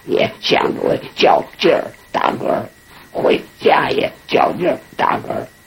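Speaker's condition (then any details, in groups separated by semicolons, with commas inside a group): Laryngectomy, esophageal speech; total laryngectomy, permanent neck tracheostoma; esophageal speech from forced burping, learned with effort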